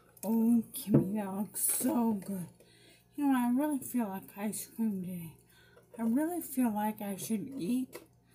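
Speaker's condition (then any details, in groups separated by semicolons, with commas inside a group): Brain injury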